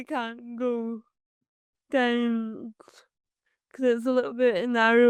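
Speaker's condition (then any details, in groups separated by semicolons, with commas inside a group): Cerebral palsy; from birth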